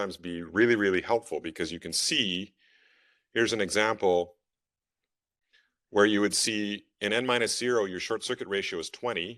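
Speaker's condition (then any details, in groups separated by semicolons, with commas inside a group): No condition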